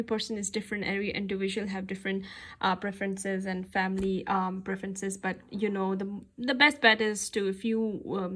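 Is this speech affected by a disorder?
No.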